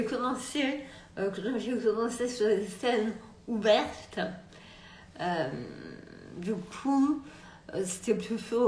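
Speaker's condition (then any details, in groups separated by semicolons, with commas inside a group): Multiple sclerosis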